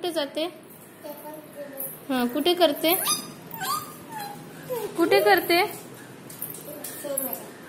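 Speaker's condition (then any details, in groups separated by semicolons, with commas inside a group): No condition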